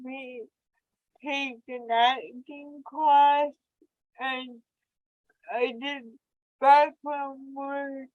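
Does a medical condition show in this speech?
Yes: cerebral palsy; much uncontrollable movement.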